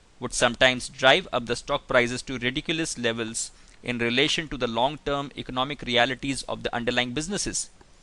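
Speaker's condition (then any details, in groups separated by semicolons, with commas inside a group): No condition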